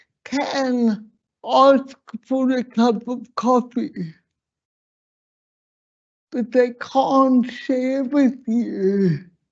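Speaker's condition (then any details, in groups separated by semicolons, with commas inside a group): Slurred speech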